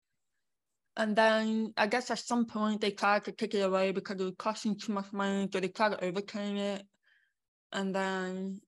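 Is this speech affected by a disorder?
Yes: born deaf; congenital deafness.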